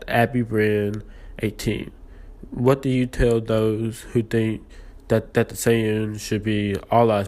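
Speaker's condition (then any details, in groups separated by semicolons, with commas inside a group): Stuttering; stutters from time to time; repeated words, prolonged sounds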